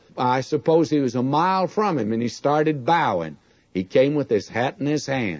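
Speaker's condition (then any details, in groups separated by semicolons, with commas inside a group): No condition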